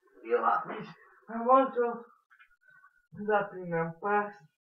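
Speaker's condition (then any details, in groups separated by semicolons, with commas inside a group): Cerebral palsy; does not walk, uses wheelchair with leg strap; transfers from wheelchair independently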